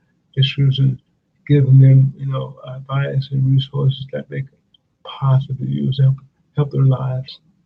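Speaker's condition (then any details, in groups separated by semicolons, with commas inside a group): Cerebral palsy; speech affected at times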